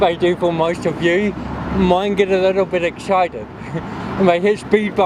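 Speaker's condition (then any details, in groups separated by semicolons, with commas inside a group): Cerebral palsy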